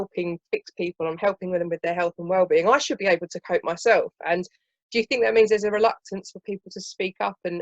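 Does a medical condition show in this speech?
No.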